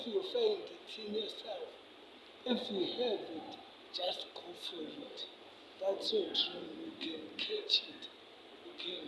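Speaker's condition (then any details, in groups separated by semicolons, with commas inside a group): Cerebral palsy; affects speech and hands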